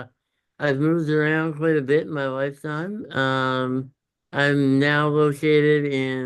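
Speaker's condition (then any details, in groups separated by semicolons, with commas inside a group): Congenital muscular dystrophy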